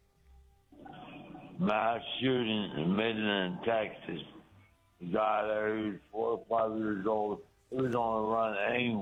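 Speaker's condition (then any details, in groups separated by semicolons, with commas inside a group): Speech impediment; cause unclear, stabbed by girlfriend and hit on head with ashtray years ago; speaks by phone in short phrases, restarts first news item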